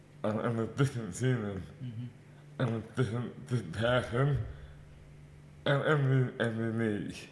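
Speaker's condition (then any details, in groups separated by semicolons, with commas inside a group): Dystonia; mouth impairment affects speech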